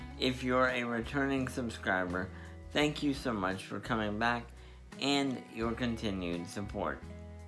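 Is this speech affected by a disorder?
Yes: spastic diplegia cerebral palsy.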